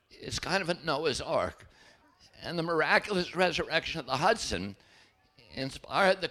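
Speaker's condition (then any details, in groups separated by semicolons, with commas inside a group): Spasmodic dystonia; voice trembles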